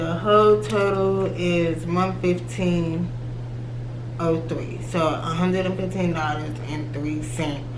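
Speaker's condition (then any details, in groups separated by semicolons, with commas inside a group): Cerebral palsy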